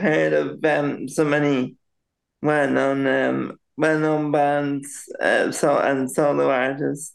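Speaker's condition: Cerebral palsy; very slightly delayed speech

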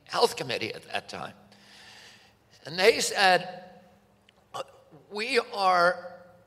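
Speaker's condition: Spasmodic dystonia; host notes vocal cord voice

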